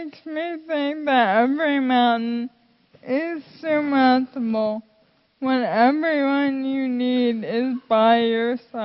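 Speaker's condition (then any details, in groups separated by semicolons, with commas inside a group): Friedreich's ataxia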